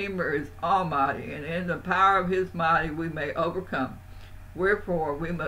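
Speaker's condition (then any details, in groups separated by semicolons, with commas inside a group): Parkinson's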